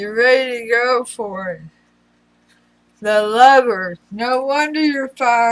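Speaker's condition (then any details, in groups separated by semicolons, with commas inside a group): Throat cancer radiation damage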